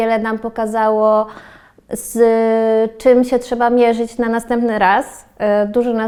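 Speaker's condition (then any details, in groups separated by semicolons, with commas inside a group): No condition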